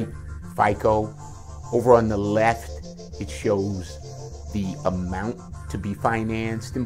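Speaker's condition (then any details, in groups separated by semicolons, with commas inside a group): No condition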